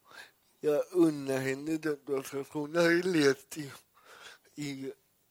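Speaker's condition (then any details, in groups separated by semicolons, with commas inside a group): Cerebral palsy; much improved through practice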